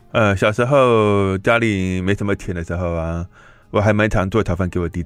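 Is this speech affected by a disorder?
Yes: hearing impairment.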